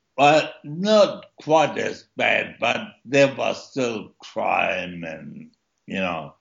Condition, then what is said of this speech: Stroke. I'm a speaker and that means my vocal cords on their side are slack, which means that I have to press more air through to make a sound.